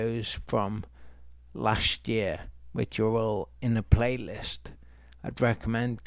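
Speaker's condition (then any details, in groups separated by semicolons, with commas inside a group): Multiple sclerosis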